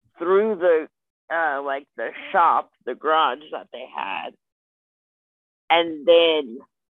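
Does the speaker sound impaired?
Yes: spastic quadriplegic cerebral palsy; age 27.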